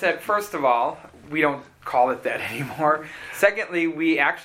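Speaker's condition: No condition

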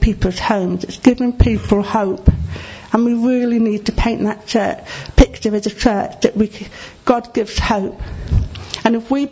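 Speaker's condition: Deafness; needs to see speaker's face

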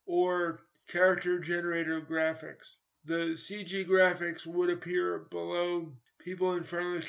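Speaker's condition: Cerebral palsy; spastic type, from spinal meningitis, born two months premature, present from birth, stiff tight involuntary muscles, mainly legs; stuttered about 10 seconds during a past phone call

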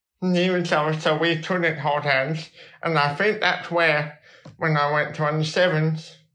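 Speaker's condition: Cerebral palsy

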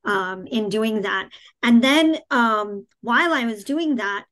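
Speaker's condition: Cleft palate, cleft palate without cleft lip

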